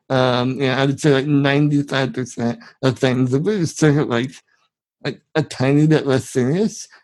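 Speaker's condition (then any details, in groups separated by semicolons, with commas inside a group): Spinal muscular atrophy; genetic, from birth; needs physical assistance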